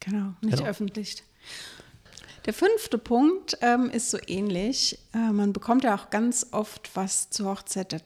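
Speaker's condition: No condition

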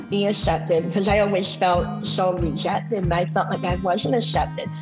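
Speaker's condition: Bilateral cleft lip and palate; open palate at birth, no proper suction, food and drink through nose, untreated cleft means no speech

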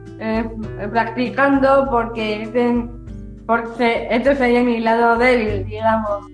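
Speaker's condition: Down syndrome; from birth

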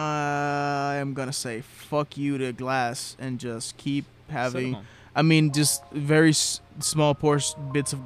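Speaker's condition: Stutter, swallows words; calls it stutter then corrects, thoughts run ahead of speech, gets stuck hearing own voice; prolonged sounds

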